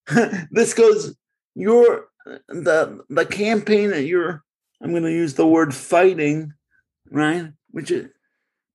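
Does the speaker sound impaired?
Yes: cerebral palsy; segregated schooling.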